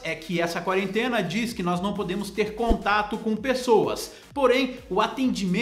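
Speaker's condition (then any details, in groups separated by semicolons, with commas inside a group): No condition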